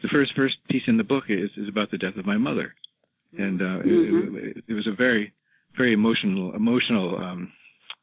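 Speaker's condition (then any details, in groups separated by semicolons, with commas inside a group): Parkinson's disease; rigidity-predominant form, never had tremors, gait mainly affected, diagnosed by neurologist, confirmed by drug response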